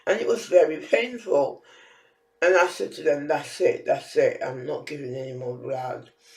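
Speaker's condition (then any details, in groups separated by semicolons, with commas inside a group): Facial palsy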